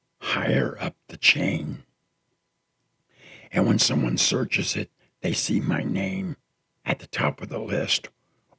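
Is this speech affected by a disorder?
Yes: partial laryngectomy after throat cancer; raspy voice left by cancer.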